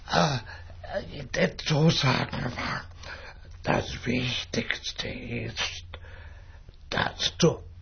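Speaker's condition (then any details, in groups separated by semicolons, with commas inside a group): Dystonia with speech disorder; lifelong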